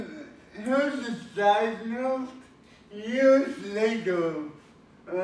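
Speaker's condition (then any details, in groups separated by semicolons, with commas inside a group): Cerebral palsy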